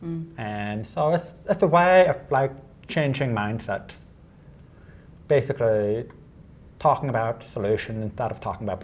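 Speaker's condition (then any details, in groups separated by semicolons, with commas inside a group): Deafness; uses Roger Voice app captioning phone calls instantly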